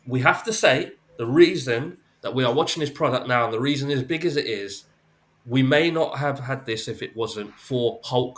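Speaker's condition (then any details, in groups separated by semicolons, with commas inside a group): No condition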